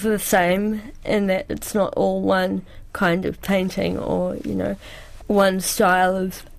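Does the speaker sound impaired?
Yes: cerebral palsy; presses really hard when writing.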